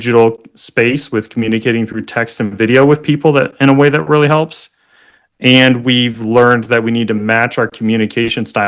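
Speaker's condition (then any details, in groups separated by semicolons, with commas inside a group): No condition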